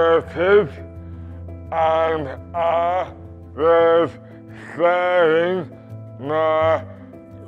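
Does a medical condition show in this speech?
Yes: dystonia; slurred speech, difficulty eating.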